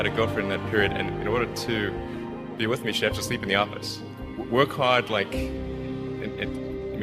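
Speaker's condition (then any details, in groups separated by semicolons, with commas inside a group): No condition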